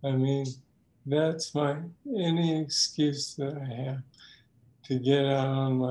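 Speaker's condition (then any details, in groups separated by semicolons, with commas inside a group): Parkinson's disease; left foot, loss of control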